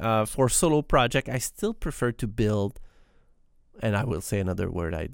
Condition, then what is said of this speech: No condition.